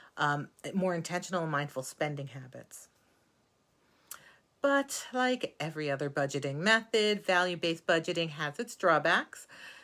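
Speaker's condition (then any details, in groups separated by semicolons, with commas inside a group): No condition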